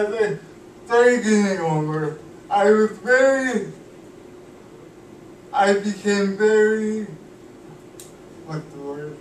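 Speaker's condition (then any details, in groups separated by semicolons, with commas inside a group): Cerebral palsy; cannot walk, uses wheelchair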